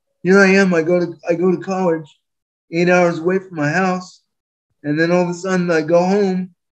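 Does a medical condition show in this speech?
Yes: spastic quadriplegic cerebral palsy.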